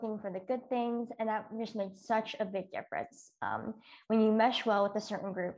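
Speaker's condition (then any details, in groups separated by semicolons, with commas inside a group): Cleft lip and palate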